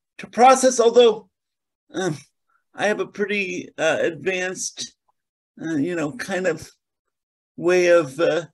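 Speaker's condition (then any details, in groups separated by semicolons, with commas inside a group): Cerebral palsy; mainly lower limbs affected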